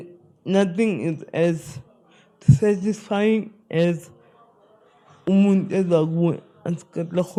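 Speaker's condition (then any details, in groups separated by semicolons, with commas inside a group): Spastic cerebral palsy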